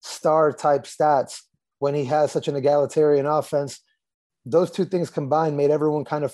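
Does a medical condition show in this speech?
No.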